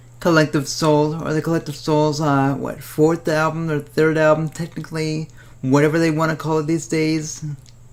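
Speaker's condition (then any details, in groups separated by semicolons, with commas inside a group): Cerebral palsy; Ilizarov leg operation, right hip displacement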